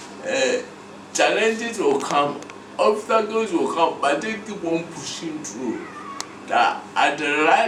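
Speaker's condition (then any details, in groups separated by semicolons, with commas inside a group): Cerebral palsy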